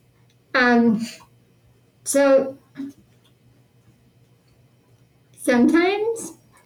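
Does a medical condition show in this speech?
Yes: spinal muscular atrophy; genetic progressive neuromuscular disease, born with it, all muscles weaker, never walked, power wheelchair since about age 2; 33 years old, uses power wheelchair.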